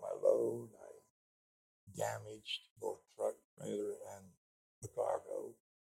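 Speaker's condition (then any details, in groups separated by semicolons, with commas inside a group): Speech impediment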